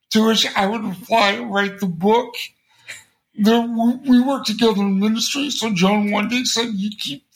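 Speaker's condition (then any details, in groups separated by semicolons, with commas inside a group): Cerebral palsy; congenital, since birth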